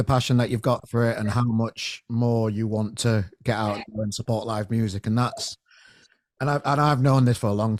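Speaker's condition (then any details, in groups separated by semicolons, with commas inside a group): No condition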